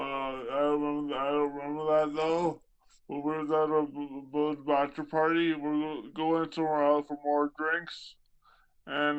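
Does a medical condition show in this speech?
Yes: traumatic brain injury.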